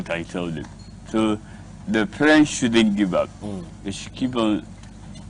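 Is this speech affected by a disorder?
Yes: cerebral palsy.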